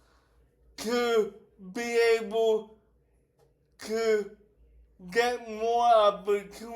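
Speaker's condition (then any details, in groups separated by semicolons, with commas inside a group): Cerebral palsy; affects whole body; affects speech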